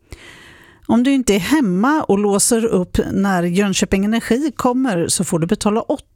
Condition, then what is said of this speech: None; typical speech.